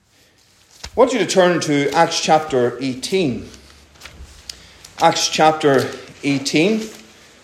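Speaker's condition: No condition

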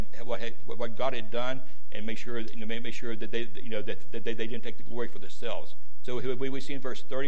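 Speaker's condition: Stuttering; worse when unwell, mistaken for stroke by Life Squad paramedics; repeated sounds, repeated words

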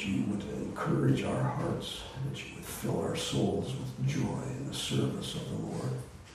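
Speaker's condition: Voice disorder; not contagious

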